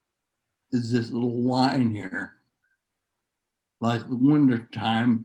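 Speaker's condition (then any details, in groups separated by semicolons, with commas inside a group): Neurological disease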